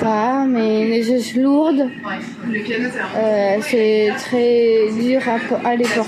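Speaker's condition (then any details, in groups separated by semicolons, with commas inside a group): Down syndrome; extra chromosome 21, hand problems, cutlery manageable, heavy items very hard to carry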